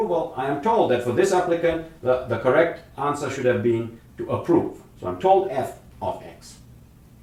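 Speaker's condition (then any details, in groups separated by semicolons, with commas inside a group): No condition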